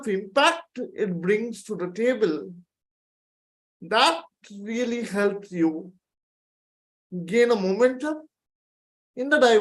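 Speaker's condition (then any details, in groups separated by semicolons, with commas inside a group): Cerebral palsy; from birth, four major surgeries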